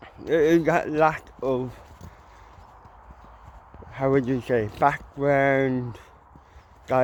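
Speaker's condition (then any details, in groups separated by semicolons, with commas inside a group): Cerebral palsy; mild, ataxic type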